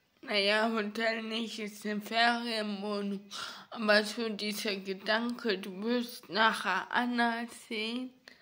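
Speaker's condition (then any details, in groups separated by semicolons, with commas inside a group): Ataxia; ataxia affecting hands and fingers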